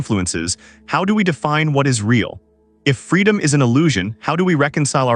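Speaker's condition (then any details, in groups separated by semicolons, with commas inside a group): No condition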